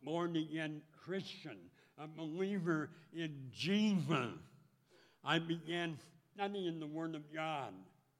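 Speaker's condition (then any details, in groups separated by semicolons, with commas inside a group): Speech impediment; could not speak or chew in childhood, first operation in North Dakota, 17 surgeries, 6 years of therapy; speaks publicly with new voice as motivational speaker; taught tongue movement at 12, voicing with clothespin on nose, mirror under lips, impediment recognizable on radio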